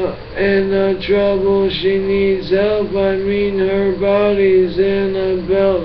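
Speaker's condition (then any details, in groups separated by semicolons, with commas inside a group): Brain injury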